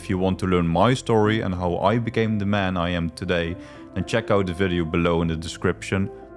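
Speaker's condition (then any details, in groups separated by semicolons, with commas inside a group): No condition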